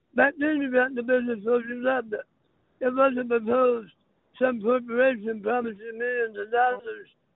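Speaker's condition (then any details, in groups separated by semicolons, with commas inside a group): Throat cancer; speech impediment, may be hard to understand, sometimes chokes up while speaking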